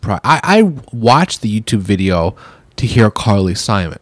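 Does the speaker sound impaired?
No.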